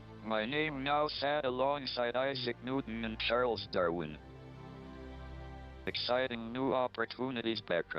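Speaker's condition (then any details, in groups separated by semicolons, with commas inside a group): Amyotrophic lateral sclerosis, speech-generating device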